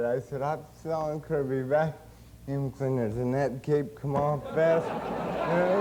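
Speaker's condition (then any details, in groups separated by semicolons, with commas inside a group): Cerebral palsy; since birth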